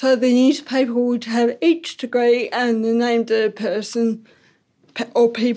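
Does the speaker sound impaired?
Yes: ataxic cerebral palsy; birth trauma, five weeks premature, resuscitated, diagnosed three, impaired coordination, balance, crutches outside, f33, slower handwriting.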